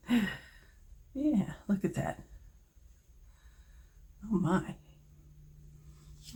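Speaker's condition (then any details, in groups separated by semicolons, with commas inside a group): No condition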